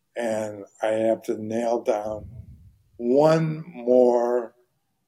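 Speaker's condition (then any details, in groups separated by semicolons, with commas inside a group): ALS; voice very hoarse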